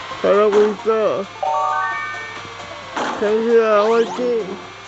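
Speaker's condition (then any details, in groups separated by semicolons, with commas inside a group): Brain lesion disability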